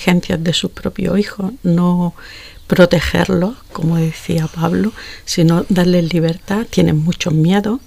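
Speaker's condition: No condition

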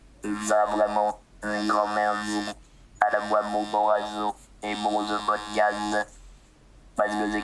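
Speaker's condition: Total pharyngolaryngectomy; cannot shout or laugh

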